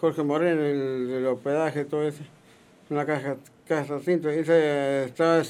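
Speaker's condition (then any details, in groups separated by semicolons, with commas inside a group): Parkinson's disease; could not walk or eat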